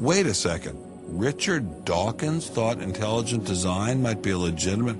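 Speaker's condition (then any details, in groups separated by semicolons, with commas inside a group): No condition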